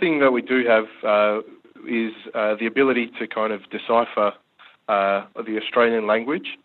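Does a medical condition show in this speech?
No.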